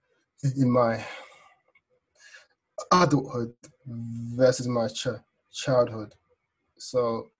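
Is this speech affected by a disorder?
Yes: stutter; lifelong stutter, onset before age 7 per parents, mother and brother stuttered, childhood speech therapy ineffective; breathing patterns, nervous system and stress work, techniques when needed, open acceptance; formerly very severe, many silent blocks, situational; now much improved in most situations, still stutters; here repeated sounds.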